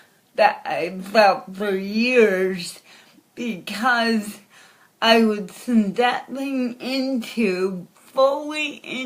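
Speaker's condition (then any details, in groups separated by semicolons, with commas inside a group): Cerebral palsy; from birth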